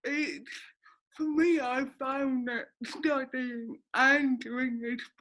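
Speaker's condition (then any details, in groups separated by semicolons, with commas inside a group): Cerebral palsy; affects speech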